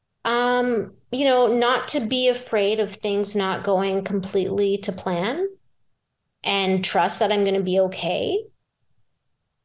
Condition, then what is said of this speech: None; typical speech.